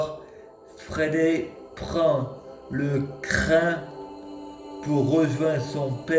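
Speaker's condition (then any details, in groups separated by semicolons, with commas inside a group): Multiple sclerosis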